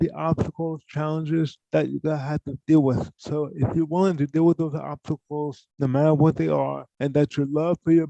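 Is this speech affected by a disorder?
Yes: cerebral palsy; from birth, poor hand use.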